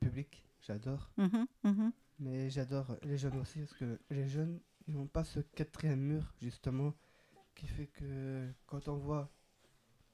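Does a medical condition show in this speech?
Yes: Down syndrome, trisomy 21; extra chromosome.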